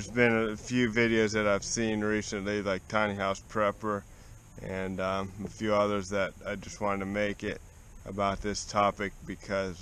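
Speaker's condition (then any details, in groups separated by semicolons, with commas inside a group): Cerebral palsy; spastic, affects walking and legs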